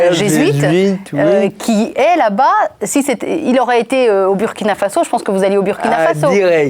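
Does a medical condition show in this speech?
No.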